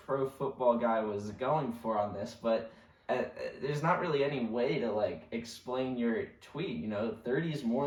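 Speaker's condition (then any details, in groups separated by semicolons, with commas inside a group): No condition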